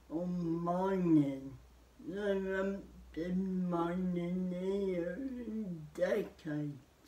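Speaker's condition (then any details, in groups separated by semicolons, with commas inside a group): Cerebral palsy; spastic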